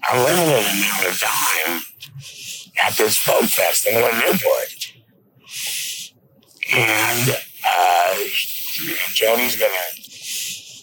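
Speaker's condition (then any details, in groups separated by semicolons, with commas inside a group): Laryngectomy; rattles esophagus like vocal cords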